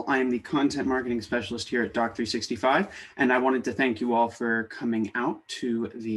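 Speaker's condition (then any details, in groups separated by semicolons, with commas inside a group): No condition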